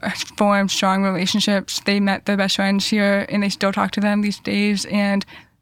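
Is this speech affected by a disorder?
Yes: deafness; hearing loss found second grade, had passed tests via cues, hearing aids third grade, cochlear implants.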